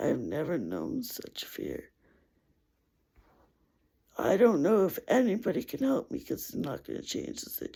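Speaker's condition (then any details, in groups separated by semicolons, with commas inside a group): Cerebral palsy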